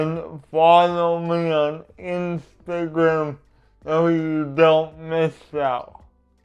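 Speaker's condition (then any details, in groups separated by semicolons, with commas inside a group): Cerebral palsy; uses adaptive equipment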